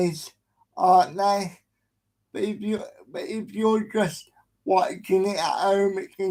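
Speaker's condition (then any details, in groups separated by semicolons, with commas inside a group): Cerebral palsy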